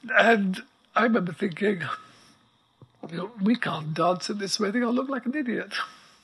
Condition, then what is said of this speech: ALS (motor neuron disease). He requires an apparatus to breathe, which you'll hear in the